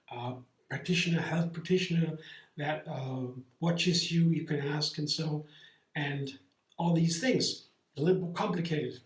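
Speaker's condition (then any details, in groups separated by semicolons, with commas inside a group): No condition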